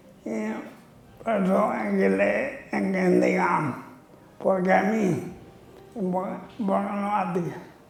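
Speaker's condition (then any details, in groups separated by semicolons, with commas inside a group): Amyotrophic lateral sclerosis (ela)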